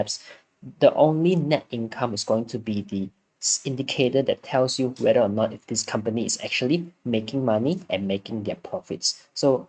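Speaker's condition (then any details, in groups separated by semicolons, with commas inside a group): No condition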